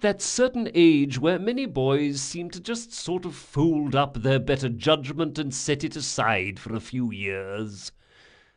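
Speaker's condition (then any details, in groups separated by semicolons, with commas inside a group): No condition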